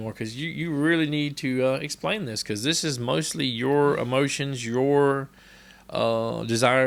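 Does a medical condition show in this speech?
No.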